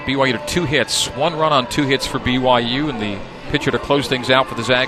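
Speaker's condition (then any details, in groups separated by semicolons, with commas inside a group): No condition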